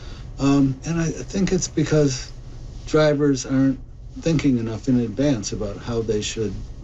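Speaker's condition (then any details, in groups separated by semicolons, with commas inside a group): Parkinson's disease; Parkinson's disease diagnosed almost 4 years ago, gradual loss of automatic walking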